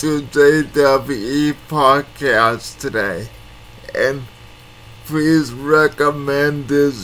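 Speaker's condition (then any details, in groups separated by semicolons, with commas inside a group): Cerebral palsy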